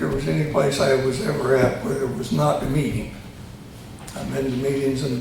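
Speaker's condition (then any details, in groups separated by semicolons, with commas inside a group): Tongue cancer surgery; both sides of tongue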